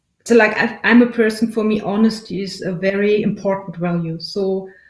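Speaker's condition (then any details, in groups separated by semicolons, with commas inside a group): No condition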